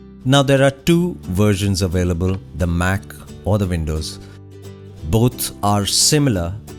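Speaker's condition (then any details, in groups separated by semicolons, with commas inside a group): No condition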